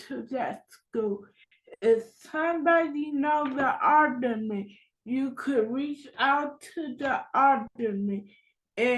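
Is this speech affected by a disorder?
Yes: cerebral palsy.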